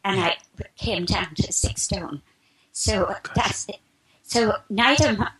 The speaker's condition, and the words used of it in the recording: Spasmodic dysphonia. May I first say that I had spasmodic dysphonia for the past 3 years, which means it's a strangulation of the esophagus.